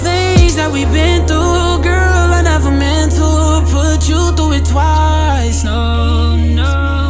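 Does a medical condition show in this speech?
No.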